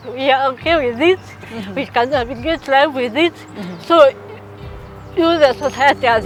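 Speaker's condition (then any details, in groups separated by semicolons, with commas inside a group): Cerebral palsy; from birth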